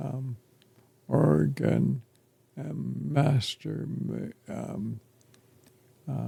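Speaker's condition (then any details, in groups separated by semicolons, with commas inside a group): ALS; affects chest and throat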